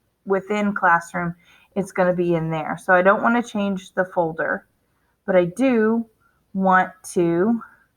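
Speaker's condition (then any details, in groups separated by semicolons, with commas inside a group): No condition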